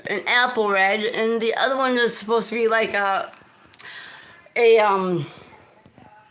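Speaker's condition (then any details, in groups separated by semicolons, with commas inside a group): Cerebral palsy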